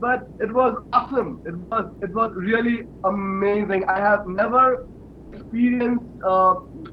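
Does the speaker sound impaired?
Yes: stuttering; stuttered openly at Indian Stammering Association first national conference; here prolonged sounds.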